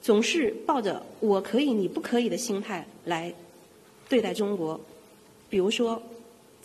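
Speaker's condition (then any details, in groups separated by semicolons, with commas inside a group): No condition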